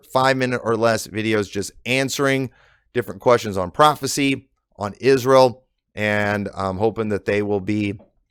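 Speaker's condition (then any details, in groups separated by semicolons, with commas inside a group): No condition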